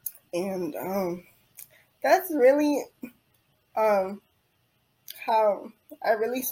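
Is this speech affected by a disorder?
Yes: cerebral palsy; age 28, needs help with most daily living activities.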